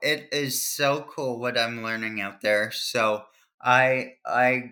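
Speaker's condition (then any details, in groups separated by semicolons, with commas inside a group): Cerebral palsy; from birth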